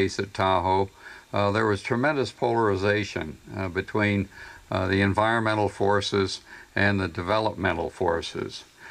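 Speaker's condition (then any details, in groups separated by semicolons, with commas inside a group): No condition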